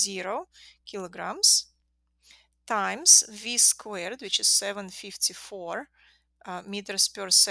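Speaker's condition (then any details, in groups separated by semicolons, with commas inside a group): No condition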